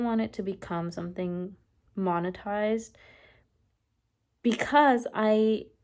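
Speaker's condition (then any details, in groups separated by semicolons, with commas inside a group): No condition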